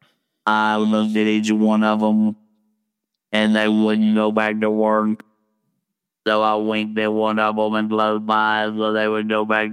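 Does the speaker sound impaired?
Yes: laryngectomy, total laryngectomy with electrolarynx; voice box removed for laryngeal cancer from smoking cigarettes, electric wand held to throat; no current signs of cancer, speaks with handheld electric wand (electrolarynx) at throat; robotic electric wand voice, hard to understand at first, talking effortful, wand not hard to learn.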